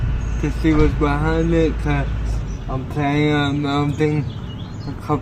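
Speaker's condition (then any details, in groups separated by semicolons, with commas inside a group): Cerebral palsy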